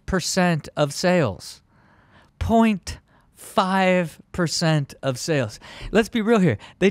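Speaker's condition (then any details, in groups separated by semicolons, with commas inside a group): No condition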